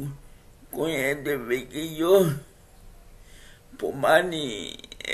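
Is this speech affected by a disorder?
Yes: cerebral palsy; speech affected by condition.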